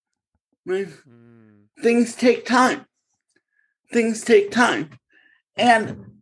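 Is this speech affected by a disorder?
Yes: cerebral palsy; born in Bridgeport.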